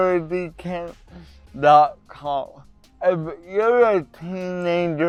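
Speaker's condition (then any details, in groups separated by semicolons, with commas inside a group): Cerebral palsy; voice often not understood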